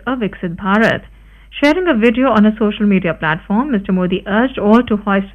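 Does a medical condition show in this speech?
No.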